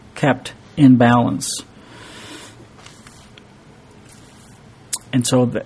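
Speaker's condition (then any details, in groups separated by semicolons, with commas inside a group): No condition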